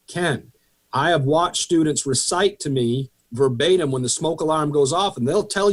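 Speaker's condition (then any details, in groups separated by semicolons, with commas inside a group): No condition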